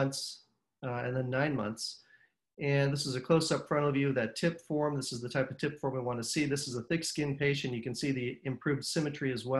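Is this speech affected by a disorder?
No.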